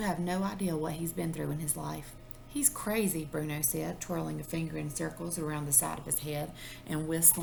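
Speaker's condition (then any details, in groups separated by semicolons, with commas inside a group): No condition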